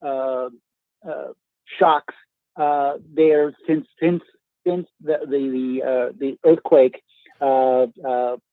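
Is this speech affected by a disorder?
Yes: aphasia after stroke; stroke 3 years ago at Magic Castle, cedar sinai hospital, 15 months speech therapy, limbs unaffected; sounds remarkably well, about 99% fluent when speaking fast, trouble when speaking slowly; initially could not speak, word-finding trouble when slow, reading and writing fine.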